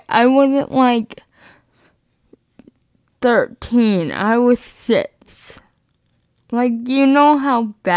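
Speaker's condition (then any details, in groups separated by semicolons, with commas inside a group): Spastic cerebral palsy, mixed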